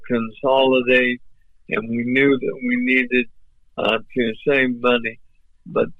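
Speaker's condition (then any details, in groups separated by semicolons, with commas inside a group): ALS; voice off but clear and understandable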